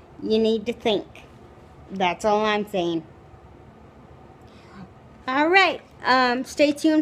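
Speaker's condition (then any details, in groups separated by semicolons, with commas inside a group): Cerebral palsy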